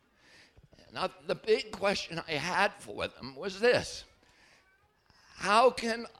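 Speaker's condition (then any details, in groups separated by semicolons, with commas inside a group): Spasmodic dystonia; voice trembles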